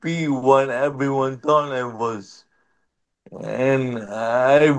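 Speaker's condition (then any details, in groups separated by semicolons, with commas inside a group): Cerebral palsy; wheelchair over the years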